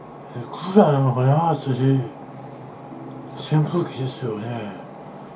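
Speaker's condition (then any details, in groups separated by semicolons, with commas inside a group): Tongue cancer, partial glossectomy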